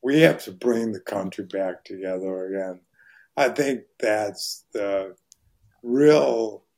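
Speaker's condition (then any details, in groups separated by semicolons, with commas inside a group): ALS; voice very hoarse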